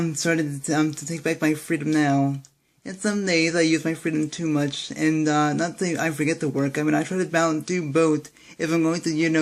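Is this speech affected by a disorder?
Yes: cerebral palsy; speaks fast.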